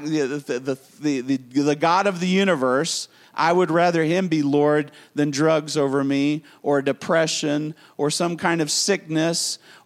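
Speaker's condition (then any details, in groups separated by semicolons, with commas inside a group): No condition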